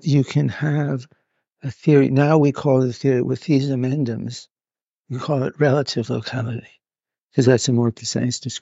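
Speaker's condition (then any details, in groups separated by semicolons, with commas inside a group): Parkinson's; neurological disorder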